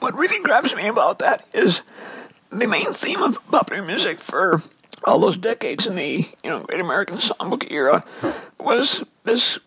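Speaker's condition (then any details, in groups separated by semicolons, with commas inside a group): Dysphonia; onset during recording project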